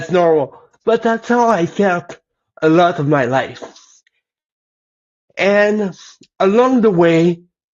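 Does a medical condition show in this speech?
Yes: cerebral palsy; lifelong.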